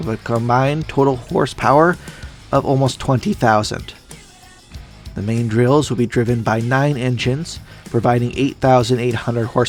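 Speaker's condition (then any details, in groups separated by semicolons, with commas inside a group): No condition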